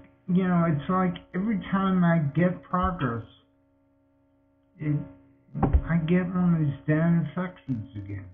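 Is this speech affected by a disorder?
Yes: multiple sclerosis.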